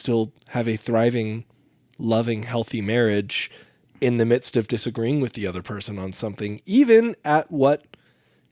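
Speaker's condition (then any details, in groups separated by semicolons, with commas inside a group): No condition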